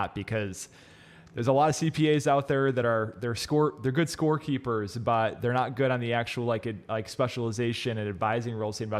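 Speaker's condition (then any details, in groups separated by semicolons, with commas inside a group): No condition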